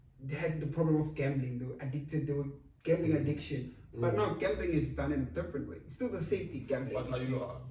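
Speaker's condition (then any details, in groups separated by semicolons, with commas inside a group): No condition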